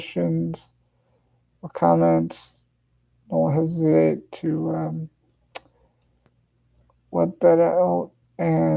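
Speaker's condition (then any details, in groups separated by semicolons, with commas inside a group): Cerebral palsy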